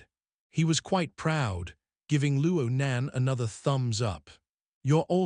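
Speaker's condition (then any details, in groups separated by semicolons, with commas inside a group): No condition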